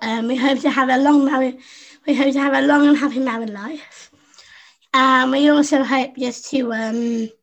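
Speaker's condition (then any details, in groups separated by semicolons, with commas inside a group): Down syndrome; congenital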